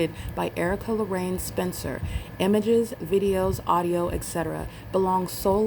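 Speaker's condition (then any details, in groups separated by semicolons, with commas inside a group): No condition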